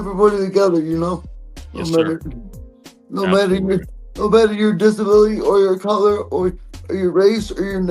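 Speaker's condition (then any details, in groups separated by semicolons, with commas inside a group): Cerebral palsy; present from birth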